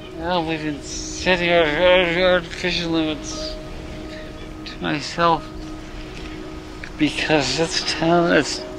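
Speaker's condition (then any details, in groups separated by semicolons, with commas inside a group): Parkinson's disease; brain surgery; about 20 years since diagnosis, conventional treatments exhausted, medical marijuana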